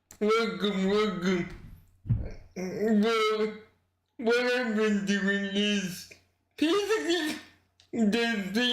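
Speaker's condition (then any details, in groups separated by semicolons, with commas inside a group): Cerebral palsy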